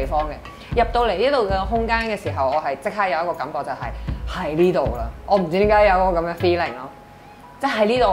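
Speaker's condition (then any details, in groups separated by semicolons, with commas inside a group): No condition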